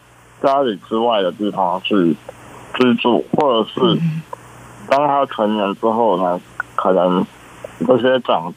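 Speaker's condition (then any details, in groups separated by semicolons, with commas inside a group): Congenital muscular dystrophy; present from birth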